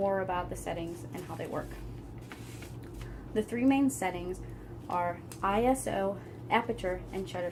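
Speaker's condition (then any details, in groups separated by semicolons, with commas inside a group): No condition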